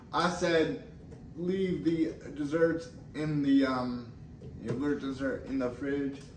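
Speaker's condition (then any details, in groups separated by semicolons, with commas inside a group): Cerebral palsy; uses wheelchair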